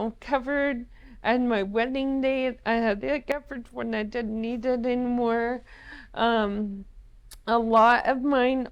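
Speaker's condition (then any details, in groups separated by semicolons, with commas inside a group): ALS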